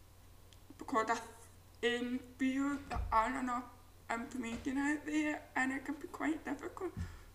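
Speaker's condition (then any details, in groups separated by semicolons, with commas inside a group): Profound deafness; cochlear implant two years ago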